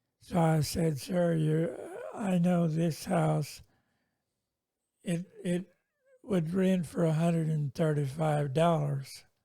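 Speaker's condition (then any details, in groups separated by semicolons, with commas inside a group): Multiple sclerosis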